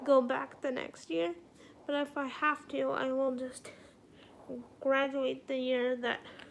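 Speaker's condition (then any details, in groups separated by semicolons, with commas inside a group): Cerebral palsy, spastic quadriplegic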